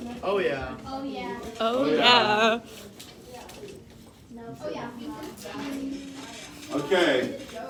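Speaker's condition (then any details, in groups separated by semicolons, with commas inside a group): No condition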